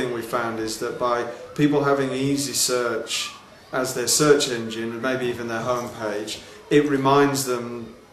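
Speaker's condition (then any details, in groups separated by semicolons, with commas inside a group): No condition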